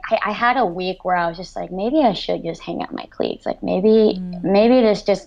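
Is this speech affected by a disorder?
Yes: cleft lip and palate, severe; after stroke could not speak, text, write or converse, cognition impaired; speech pathologist and cognitive therapy.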